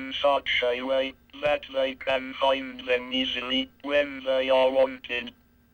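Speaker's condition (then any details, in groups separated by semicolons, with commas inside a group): Cerebral palsy, speech-generating device; walks with difficulty, can drive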